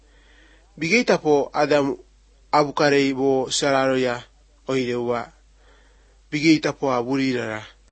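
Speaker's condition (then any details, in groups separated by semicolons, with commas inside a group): No condition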